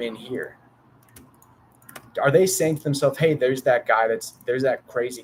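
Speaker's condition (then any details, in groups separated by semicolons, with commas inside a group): No condition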